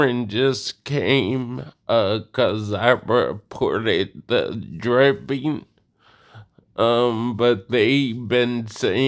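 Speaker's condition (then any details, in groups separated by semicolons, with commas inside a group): Cerebellar degeneration and ataxia; slow speech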